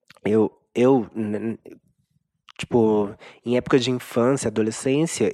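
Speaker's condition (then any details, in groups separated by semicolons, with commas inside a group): Speech disfluency disorder; speech disfluency since early childhood, speech therapy with João the fono, coping strategies, stuttered heavily in college; age 30, more comfortable speaking in public, disfluency sometimes imperceptible now; pauses, heavier and sometimes very fast breathing, cannot finish whole words, repeats words; repeated words, prolonged sounds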